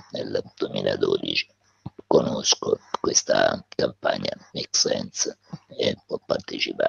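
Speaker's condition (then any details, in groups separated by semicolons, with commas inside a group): Laryngectomy; head and neck tumour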